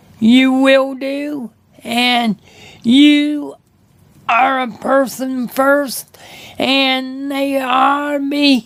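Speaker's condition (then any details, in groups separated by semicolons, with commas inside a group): Cerebral palsy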